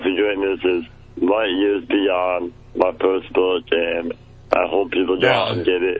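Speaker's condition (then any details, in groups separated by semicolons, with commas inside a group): Muscular dystrophy; childhood onset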